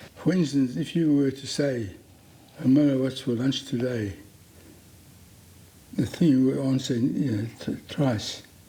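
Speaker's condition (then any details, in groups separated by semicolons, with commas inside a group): Parkinson's disease; speech therapy twice weekly, stiffness, smaller steps; shallow breathing, weak breath support, unclear quiet flat voice, word-finding difficulty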